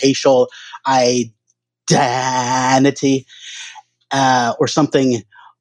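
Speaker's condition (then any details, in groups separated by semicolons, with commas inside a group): Stuttering; onset around age 2.5, fall with traumatic brain injury then, grandfather and daughter stutter, likely genetic, hypnotherapy tried; stutters every time talking, hard ordering in restaurants, phone calls, strangers, alcohol seemed to lessen stutter; prolonged sounds, blocks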